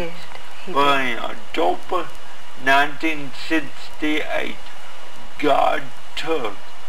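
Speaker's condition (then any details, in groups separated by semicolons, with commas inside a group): Cerebral palsy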